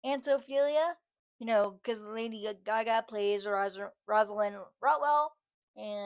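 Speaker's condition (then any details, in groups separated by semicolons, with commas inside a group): Cerebral palsy, spastic; from birth, muscle spasms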